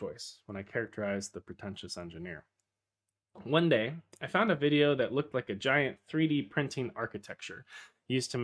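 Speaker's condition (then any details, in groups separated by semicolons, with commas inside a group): No condition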